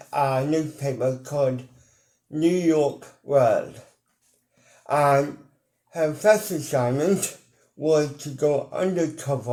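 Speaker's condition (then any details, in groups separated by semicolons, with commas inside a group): Cerebral palsy, ataxic, mild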